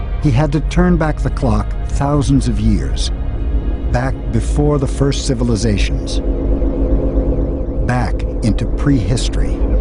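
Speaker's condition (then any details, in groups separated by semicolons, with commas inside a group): No condition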